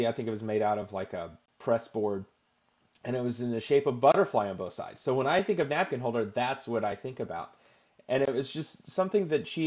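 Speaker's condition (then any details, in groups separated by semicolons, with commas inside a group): No condition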